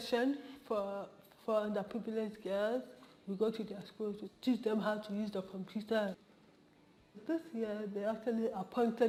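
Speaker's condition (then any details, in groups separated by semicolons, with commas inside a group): Cerebral palsy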